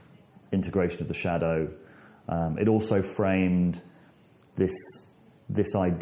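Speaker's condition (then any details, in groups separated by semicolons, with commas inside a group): No condition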